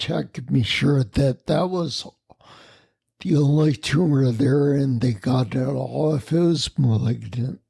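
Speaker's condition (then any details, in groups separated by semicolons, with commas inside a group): Spinocerebellar ataxia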